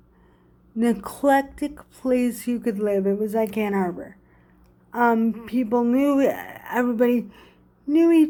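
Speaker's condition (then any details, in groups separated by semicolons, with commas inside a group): Cerebral palsy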